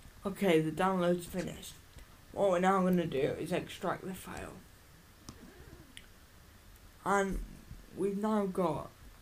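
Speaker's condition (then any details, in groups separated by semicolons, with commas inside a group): Cerebral palsy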